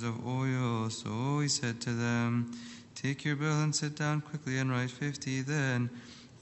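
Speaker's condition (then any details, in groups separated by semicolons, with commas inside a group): No condition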